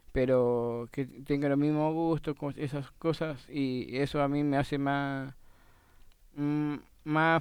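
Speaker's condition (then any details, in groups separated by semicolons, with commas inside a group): Down syndrome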